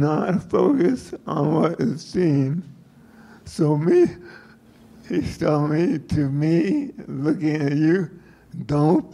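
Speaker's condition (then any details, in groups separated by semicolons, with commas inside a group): Parkinsonism; slow steady physical decline; wobbles, shuffles, tends to fall over, frequent giggling and laughing; voice first affected, speaks poorly, hard to understand, giggling and laughing make understanding harder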